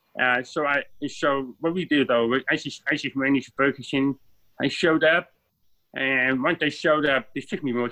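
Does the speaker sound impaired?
Yes: deafness, born deaf.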